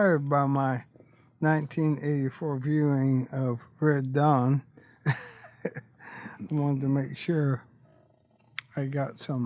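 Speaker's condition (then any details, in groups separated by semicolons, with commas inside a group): ALS; bulbar-upper onset, tongue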